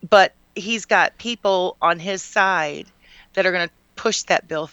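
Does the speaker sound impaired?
No.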